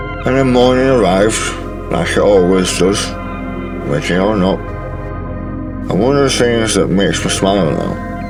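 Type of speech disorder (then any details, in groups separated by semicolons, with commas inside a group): Speech after partial glossectomy; tongue cancer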